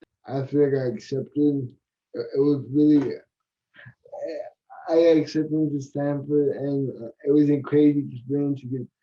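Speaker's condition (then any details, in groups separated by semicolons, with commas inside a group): Cerebral palsy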